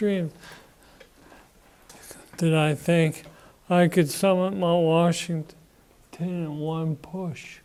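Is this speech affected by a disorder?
Yes: Parkinson's disease.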